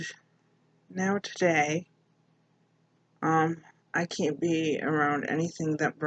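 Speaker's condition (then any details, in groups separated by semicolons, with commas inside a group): Mild cerebral palsy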